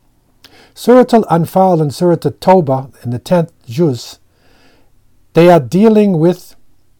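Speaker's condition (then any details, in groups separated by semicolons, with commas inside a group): No condition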